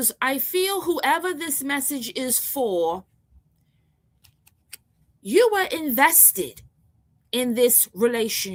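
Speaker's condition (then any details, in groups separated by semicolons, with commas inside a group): No condition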